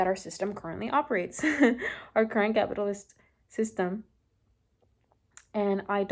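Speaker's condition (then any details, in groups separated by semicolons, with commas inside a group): No condition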